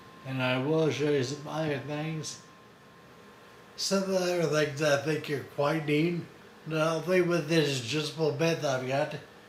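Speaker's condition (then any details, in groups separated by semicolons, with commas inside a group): Friedreich's ataxia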